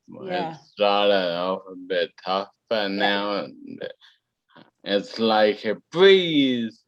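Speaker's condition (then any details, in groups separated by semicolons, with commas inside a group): Cerebellar ataxia; brain cause, wheelchair; speech affected, hard to understand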